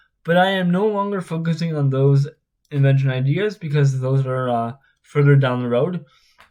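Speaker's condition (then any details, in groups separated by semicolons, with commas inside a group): Spastic cerebral palsy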